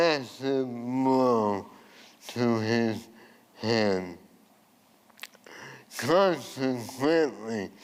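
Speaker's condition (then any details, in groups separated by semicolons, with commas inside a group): ALS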